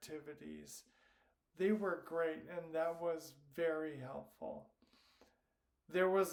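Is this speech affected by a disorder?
Yes: primary lateral sclerosis.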